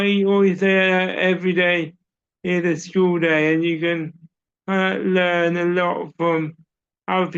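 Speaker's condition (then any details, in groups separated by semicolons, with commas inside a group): Cerebral palsy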